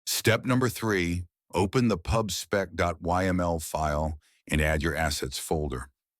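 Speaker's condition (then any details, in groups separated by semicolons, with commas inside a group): No condition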